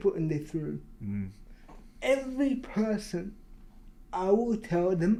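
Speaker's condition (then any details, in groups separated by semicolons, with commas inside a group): Cerebral palsy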